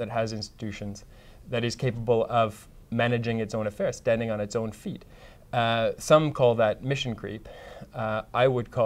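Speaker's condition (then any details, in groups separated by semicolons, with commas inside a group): No condition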